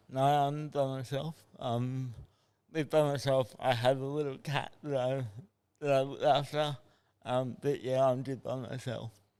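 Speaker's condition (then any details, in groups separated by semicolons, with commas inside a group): Cerebral palsy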